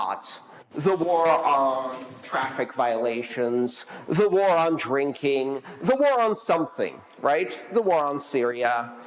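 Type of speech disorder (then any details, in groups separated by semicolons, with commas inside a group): None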